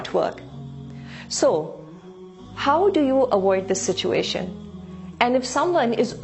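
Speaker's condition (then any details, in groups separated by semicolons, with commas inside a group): No condition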